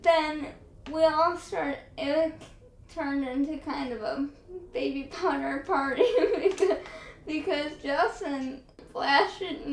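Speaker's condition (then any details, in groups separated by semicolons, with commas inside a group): Cerebral palsy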